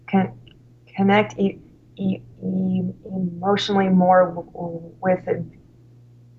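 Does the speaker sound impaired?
Yes: stuttering; severe stuttering at college start, fluency temporarily improved by drinking alcohol, works as school slp; stutters openly, cannot hide it, discloses stuttering to parents, feels in control; noticeable stuttering that cannot be hidden, more fluent when drinking then; here repeated sounds, prolonged sounds, blocks.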